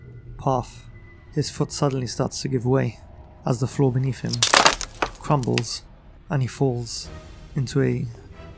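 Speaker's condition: No condition

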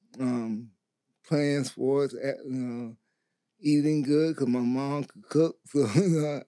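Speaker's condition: Stroke; football hit

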